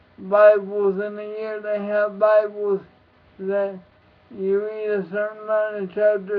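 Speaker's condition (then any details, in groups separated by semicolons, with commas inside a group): Cerebral palsy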